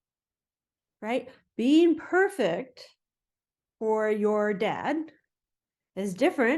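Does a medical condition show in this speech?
No.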